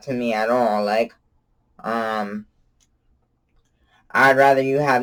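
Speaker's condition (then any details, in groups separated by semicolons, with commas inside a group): Cerebral palsy; from birth, wheelchair user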